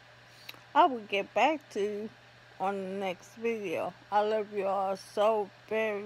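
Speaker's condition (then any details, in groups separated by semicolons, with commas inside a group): ALS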